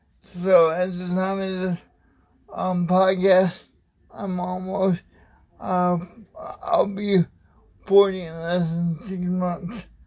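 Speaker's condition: Cerebral palsy

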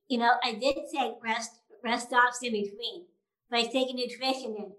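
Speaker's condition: Down syndrome

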